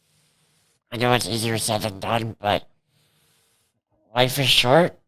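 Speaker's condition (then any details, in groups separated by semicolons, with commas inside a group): Cerebral palsy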